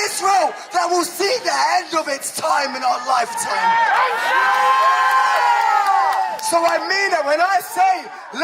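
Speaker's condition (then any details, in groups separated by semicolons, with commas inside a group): No condition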